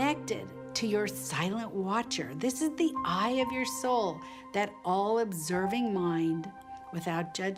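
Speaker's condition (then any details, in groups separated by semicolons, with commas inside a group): No condition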